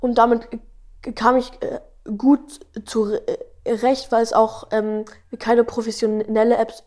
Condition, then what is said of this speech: Stuttering. Und viele fragen mich auch, wieso ich in dem Lied nicht stottere, weil ich stottere ja, wie man das vielleicht schon sehr häufig hört.